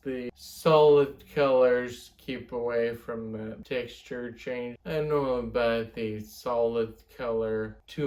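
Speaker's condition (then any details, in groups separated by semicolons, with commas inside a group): Friedreich's ataxia; fine motor difficulty, needs pressure relief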